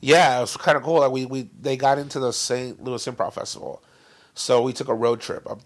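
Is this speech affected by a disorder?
No.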